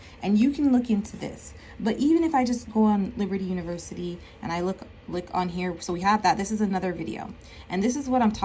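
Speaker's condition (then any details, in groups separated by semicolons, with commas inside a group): No condition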